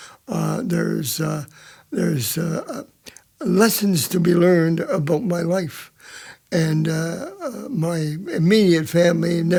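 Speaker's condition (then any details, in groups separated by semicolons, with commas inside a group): Cerebral palsy; present from birth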